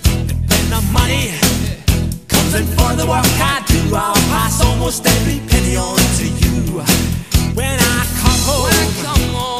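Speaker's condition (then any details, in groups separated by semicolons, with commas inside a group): No condition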